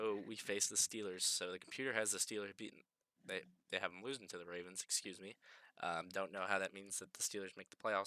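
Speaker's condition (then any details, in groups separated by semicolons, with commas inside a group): No condition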